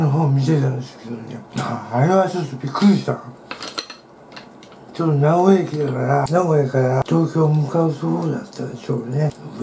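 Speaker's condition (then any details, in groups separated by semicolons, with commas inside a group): Tongue cancer, partial glossectomy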